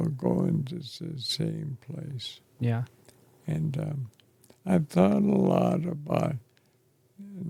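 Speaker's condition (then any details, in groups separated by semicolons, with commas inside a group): ALS; affects chest and throat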